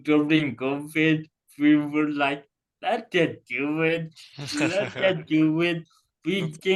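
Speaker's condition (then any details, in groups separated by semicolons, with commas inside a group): Cerebral palsy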